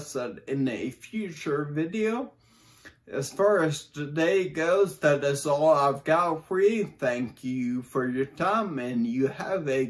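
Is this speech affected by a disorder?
Yes: brain injury; voice exercises twice daily.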